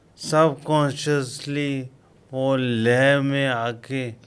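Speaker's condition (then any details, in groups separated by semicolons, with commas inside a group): Coma after road accident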